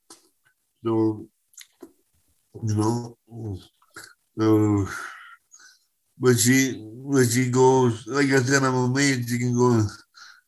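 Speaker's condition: Cerebral palsy, spastic

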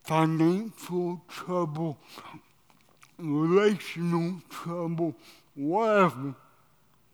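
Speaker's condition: Cerebral palsy

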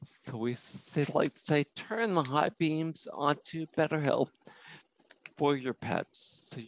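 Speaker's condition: Spinocerebellar ataxia; no definitive treatment

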